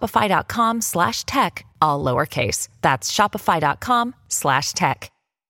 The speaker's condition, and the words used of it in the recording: None; typical speech.